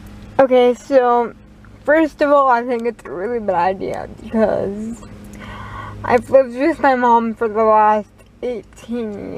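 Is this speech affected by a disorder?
Yes: cerebral palsy, dystonic hemiplegia.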